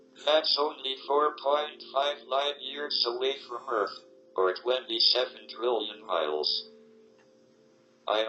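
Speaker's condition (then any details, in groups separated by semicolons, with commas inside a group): ALS, speech-generating device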